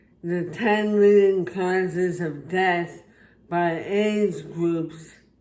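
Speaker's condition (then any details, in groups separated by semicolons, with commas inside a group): Traumatic brain injury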